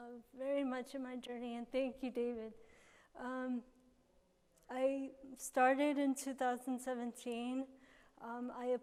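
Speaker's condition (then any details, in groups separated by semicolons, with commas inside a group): Cerebral palsy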